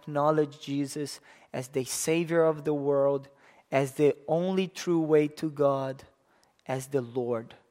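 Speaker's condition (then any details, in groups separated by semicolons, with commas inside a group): No condition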